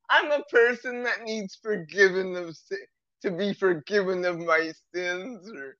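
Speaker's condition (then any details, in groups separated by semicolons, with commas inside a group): Cerebral palsy; present from birth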